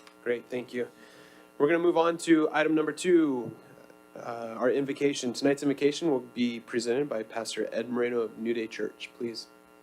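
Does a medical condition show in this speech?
No.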